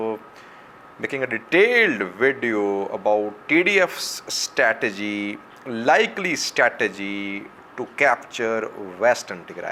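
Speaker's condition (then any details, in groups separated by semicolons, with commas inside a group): No condition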